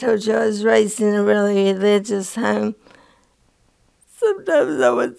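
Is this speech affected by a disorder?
Yes: Parkinson's disease; onset in early 50s, full body tremor with fall, Requip for 7 to 8 years; off Requip, tremors a lot worse, trouble walking, recently got cane, uses walker.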